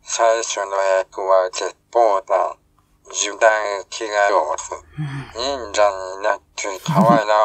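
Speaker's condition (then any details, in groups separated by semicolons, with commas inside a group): ALS, speech-generating device; voice synthesis from own recorded voice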